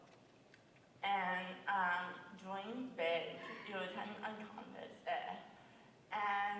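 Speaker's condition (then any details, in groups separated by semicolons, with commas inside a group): Cerebral palsy; hard to be understood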